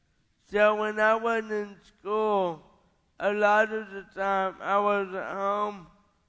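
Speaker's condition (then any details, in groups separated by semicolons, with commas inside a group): Cerebral palsy; caused by parents' lifestyle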